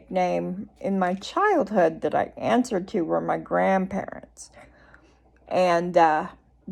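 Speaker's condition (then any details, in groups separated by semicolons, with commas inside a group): Cerebral palsy; speech noticeably atypical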